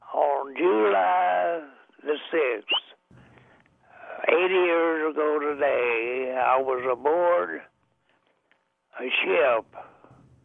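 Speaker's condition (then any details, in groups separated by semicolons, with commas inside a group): Deafness; also blind, age 99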